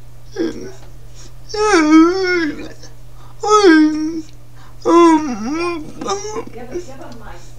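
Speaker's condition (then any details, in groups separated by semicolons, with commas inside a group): Cerebral palsy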